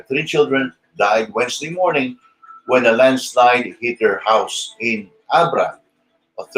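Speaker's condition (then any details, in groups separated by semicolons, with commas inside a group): No condition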